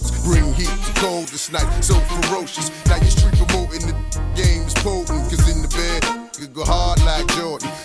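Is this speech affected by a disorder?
No.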